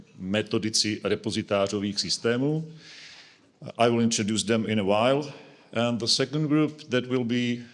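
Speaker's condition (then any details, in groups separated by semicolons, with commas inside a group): No condition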